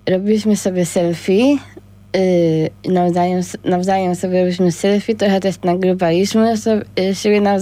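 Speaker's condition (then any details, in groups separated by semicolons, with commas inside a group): Down syndrome; congenital genetic condition, present from birth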